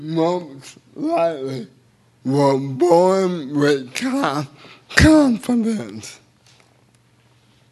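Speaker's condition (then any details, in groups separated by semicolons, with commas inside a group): Cerebral palsy; involuntary hand movements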